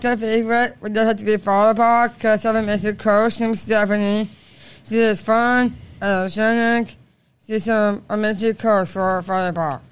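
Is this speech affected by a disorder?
Yes: Down syndrome; congenital, present from birth, age 24.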